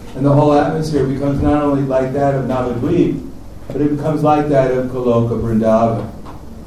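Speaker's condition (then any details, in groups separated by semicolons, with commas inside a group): No condition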